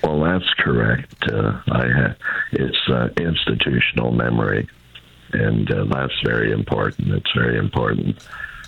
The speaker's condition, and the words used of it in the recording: Throat cancer. The most recent health issue I had was throat cancer, and it's affected my voice,